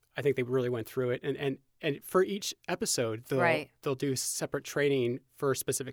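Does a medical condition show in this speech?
No.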